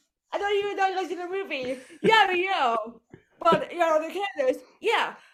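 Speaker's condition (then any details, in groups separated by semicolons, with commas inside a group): Cerebral palsy; voice affected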